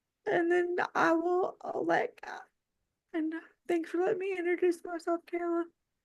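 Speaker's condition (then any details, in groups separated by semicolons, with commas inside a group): Cerebral palsy; talking harder when very tight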